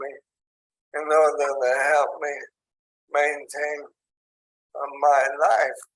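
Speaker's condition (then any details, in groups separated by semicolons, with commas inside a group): ALS; onset in hands and arms, tracheostomy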